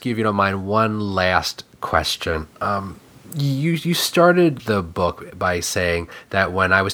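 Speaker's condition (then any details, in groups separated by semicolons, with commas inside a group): No condition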